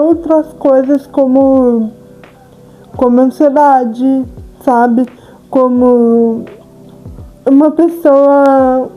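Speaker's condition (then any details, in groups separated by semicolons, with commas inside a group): Cerebral palsy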